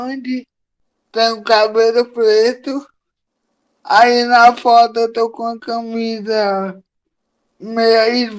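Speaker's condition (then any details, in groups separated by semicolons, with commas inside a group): Cerebral palsy; from birth; difficulty speaking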